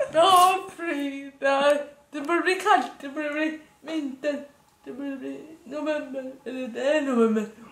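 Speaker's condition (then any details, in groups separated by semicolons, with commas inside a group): Dyskinetic cerebral palsy; severe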